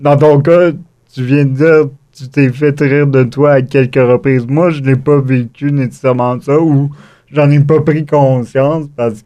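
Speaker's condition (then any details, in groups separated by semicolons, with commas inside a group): Cerebral palsy; acquired, wheelchair user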